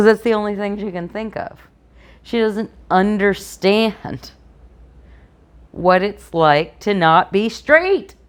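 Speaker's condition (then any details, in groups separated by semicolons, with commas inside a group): No condition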